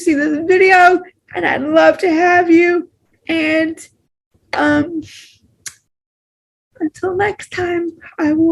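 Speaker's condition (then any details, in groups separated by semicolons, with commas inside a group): Cerebral palsy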